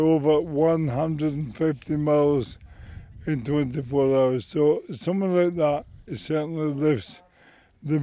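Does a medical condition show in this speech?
Yes: MND.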